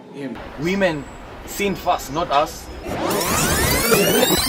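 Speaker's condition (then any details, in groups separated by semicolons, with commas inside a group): No condition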